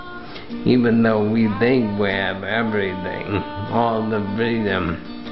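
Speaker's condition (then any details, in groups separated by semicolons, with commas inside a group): ALS; affects speech and breathing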